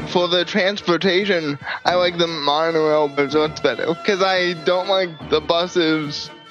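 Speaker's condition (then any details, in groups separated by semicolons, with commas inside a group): Cerebral palsy; uses a chair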